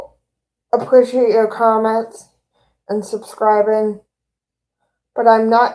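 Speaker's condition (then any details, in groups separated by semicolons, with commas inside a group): Cerebral palsy; both hands affected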